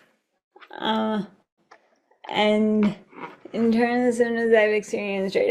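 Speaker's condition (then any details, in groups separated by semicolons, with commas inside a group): ALS; nine years since diagnosis, pseudobulbar affect, fasciculations, foot drop, cramps, poor balance; slurred speech, increased saliva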